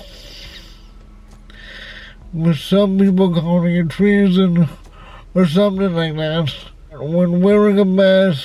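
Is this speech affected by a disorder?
Yes: cerebral palsy.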